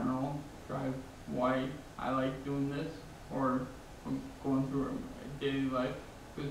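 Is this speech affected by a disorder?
Yes: traumatic brain injury; caused by snowmobile collision with truck.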